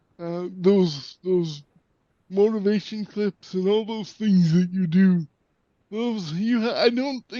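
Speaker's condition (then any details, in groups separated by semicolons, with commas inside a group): Cerebral palsy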